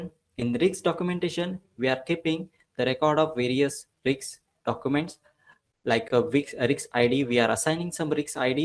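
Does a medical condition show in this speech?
No.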